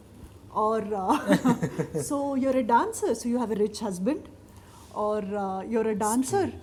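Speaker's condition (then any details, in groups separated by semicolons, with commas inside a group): No condition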